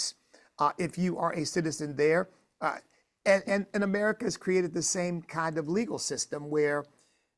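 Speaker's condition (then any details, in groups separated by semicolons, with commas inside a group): No condition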